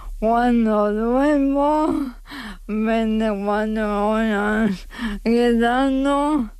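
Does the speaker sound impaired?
Yes: ALS; diagnosed at about age 35.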